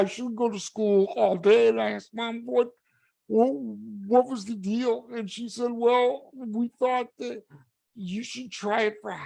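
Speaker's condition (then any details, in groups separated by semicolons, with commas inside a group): Cerebral palsy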